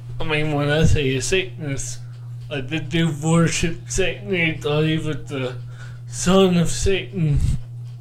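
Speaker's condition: Cerebral palsy; born not breathing

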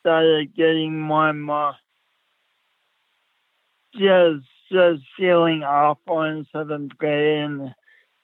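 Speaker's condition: Speech impediment; since childhood

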